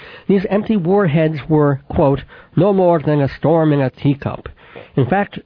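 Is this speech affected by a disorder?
Yes: cleft palate with lisp, cleft lip and palate, mild; could not nurse.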